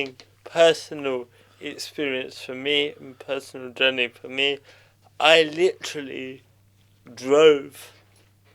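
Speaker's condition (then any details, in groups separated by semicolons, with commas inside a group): Cerebral palsy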